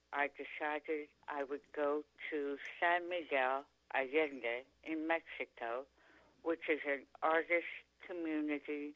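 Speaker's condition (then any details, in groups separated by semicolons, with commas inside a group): Tongue cancer; could not speak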